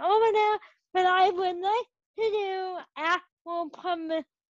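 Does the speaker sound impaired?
Yes: cerebral palsy; present from birth; age 21.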